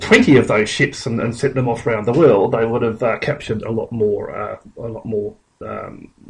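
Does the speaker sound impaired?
No.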